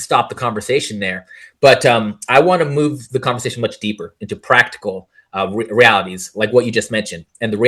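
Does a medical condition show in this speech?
No.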